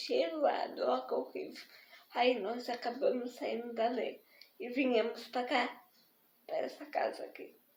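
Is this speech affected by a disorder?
Yes: spastic diplegic cerebral palsy.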